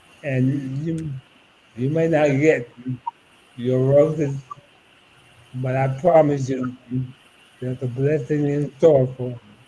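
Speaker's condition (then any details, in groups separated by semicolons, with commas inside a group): ALS; about eight years since diagnosis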